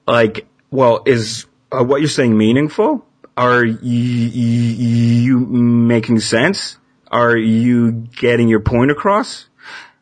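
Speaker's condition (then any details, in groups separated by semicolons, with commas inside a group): Stuttering; person who stutters, working on stuttering, okay stuttering in front of people; anxiety about stuttering or social communication has paralyzing effect; repeated sounds, prolonged sounds, blocks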